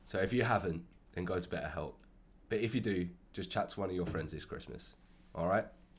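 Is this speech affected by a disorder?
No.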